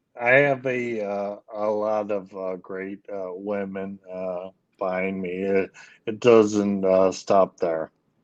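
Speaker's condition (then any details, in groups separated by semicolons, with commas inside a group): ALS; leg onset, later arm weakness; speech issues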